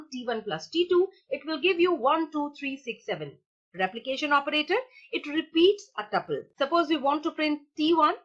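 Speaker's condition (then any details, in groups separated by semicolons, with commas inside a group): No condition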